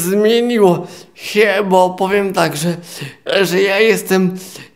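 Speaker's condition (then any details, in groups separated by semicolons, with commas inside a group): Cerebral palsy, quadriplegic; four-limb involvement, born premature at seven months, six weeks in incubator, wheelchair user; adult, continuous ongoing rehabilitation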